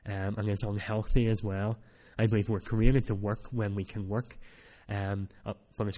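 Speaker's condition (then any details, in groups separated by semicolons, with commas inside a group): Cleft palate; speech not that clear at times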